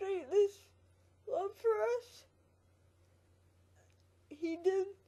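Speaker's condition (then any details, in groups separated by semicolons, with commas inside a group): Quadriplegic cerebral palsy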